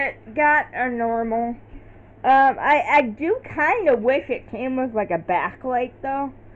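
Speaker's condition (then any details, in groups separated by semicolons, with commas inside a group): Cerebral palsy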